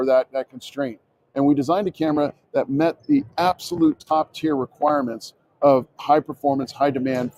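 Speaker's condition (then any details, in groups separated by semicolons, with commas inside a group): No condition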